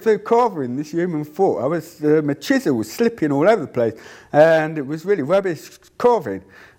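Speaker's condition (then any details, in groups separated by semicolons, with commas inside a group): Deafness; cannot hear own voice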